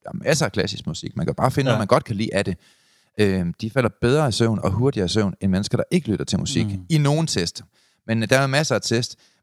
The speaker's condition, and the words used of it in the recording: No condition.